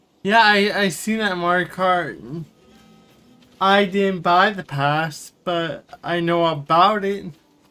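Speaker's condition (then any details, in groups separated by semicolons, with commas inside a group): Cerebral palsy; wheelchair user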